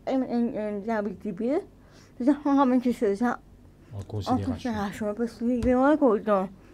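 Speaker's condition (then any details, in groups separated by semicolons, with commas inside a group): Cerebral palsy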